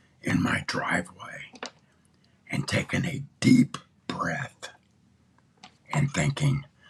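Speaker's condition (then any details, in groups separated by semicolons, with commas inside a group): Throat cancer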